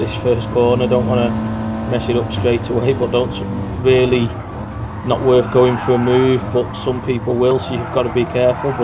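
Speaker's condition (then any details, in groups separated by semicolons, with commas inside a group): No condition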